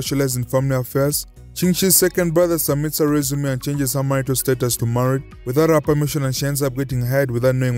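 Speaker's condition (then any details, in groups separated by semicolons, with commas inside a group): No condition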